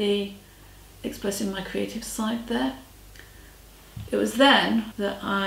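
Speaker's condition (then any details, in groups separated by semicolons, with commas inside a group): No condition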